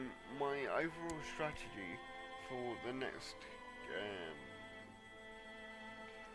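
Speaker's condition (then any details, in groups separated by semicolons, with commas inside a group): Cerebral palsy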